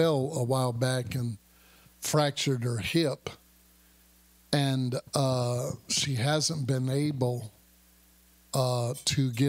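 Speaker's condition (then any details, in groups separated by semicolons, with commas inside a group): No condition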